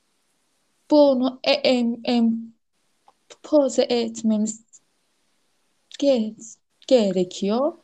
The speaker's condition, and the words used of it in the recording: Stuttering. Ve şu anda işte çok fazla ke kekelesem de engellemiyor